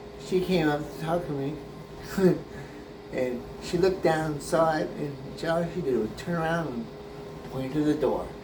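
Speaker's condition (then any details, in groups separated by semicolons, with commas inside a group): Brain injury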